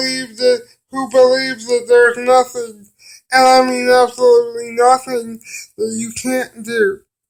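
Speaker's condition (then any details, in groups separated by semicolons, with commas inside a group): Cerebral palsy; brain damage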